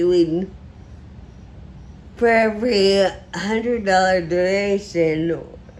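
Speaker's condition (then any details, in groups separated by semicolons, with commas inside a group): Friedreich ataxia, severe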